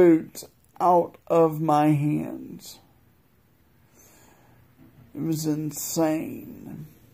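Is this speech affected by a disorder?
Yes: multiple sclerosis.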